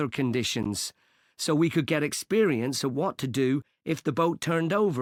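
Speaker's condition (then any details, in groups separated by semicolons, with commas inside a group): No condition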